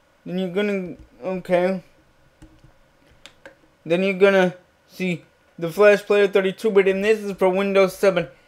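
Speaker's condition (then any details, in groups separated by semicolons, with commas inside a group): Cerebral palsy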